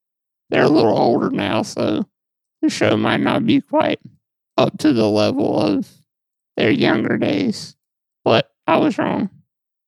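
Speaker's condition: Muscular dystrophy; sees physical therapist

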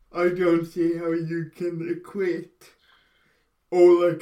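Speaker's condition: Cerebral palsy

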